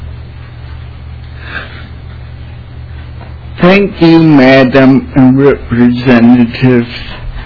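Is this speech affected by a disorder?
Yes: cerebral palsy; visible physical disability, lives independently, drives own car.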